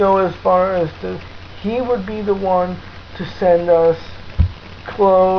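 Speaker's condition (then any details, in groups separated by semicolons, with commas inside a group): Cerebral palsy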